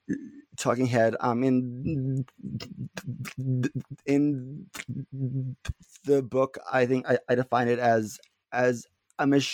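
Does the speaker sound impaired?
Yes: stuttering; not stuttering much currently; little stuttering currently; here repeated words, prolonged sounds.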